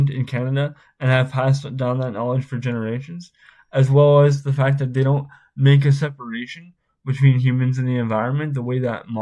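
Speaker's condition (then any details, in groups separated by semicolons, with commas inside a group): Spastic cerebral palsy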